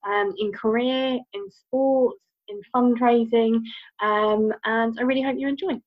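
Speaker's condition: Cleft lip and palate; born with cleft lip and palate, lip and hard palate repair, soft palate repair, bone graft, no cosmetic surgery

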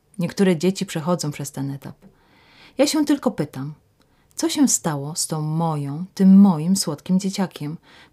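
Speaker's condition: No condition

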